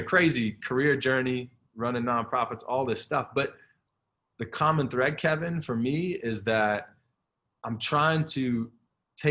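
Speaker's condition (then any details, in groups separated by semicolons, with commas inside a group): No condition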